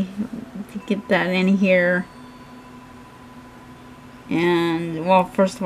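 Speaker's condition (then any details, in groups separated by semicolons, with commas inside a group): Cerebral palsy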